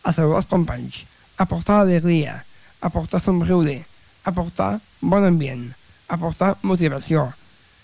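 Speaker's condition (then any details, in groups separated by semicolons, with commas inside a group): Down syndrome; extra chromosome, learns at own pace, needs extra time to understand and process explanations; very talkative, expresses self in own way and own words, dislikes being corrected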